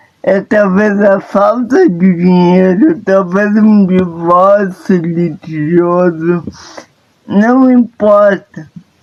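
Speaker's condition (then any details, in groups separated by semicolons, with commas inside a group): Paralysis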